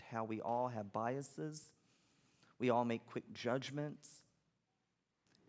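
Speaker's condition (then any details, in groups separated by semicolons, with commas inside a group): No condition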